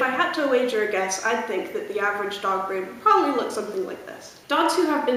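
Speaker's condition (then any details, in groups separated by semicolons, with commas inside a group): No condition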